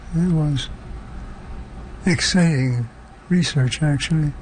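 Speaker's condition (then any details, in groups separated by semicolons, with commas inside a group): Parkinson's disease; suspected link to rotenone pesticide exposure growing up on Ontario farm; slow speech, loses thread, trouble finishing sentences, word-finding worse when tired, poor focus, avoids hard words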